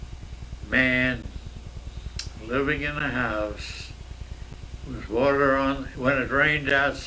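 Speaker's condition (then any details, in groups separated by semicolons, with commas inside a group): Myasthenia gravis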